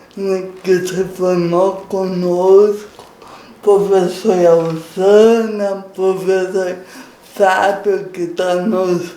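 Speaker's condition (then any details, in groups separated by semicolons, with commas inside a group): Cerebral palsy; from birth, affects diction and motor control; impaired diction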